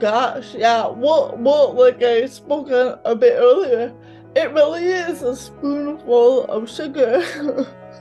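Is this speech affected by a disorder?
Yes: cerebral palsy, mild; mouth affected.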